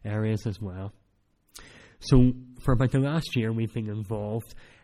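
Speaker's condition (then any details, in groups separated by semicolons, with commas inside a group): Cleft palate; speech not that clear at times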